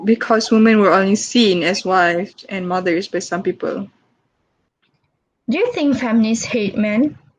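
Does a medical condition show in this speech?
No.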